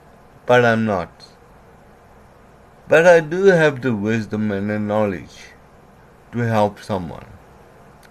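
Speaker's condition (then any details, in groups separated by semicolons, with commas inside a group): Cerebral palsy; some words unclear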